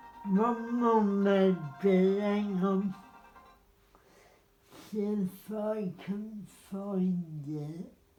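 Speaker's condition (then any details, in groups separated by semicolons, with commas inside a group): Cerebral palsy; spastic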